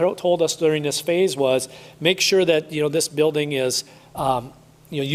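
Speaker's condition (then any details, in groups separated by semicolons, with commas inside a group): No condition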